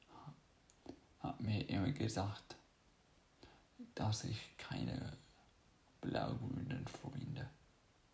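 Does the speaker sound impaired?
Yes: cerebral palsy; cerebral palsy from birth, invisible disability, pain, slowness.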